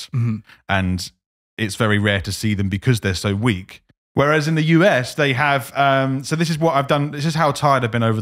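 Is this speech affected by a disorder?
No.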